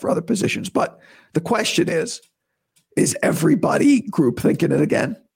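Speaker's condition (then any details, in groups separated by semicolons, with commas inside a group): Vocal cord surgery recovery; best in two weeks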